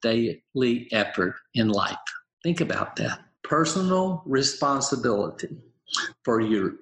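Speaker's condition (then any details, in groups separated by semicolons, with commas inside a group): Aphasia, apraxia, dysarthria after stroke; plans each sentence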